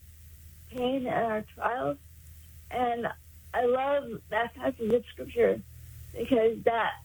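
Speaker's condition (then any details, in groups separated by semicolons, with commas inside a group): Cerebral palsy; needs assistance with most daily activities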